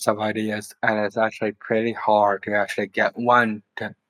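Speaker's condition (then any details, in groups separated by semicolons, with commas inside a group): Down syndrome; later diagnosed with autism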